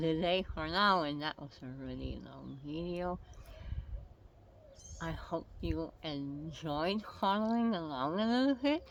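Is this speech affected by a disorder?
Yes: oral cancer; tracheostomy.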